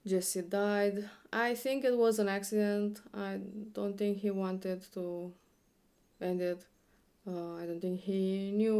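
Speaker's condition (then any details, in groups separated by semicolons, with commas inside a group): No condition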